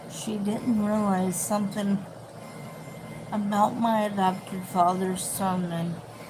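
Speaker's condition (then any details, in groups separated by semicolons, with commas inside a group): Cerebral palsy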